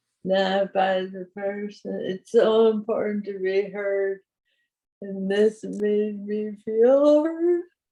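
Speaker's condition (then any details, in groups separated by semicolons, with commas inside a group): Parkinson's; voice weaker than before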